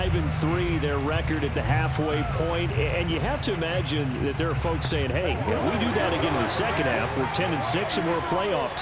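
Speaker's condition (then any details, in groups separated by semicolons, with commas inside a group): No condition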